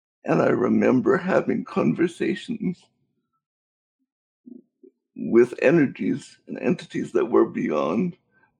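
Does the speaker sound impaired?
Yes: cerebral palsy; cerebral palsy since birth.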